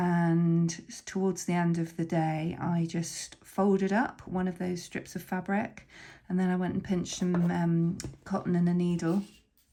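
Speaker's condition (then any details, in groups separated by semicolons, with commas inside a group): No condition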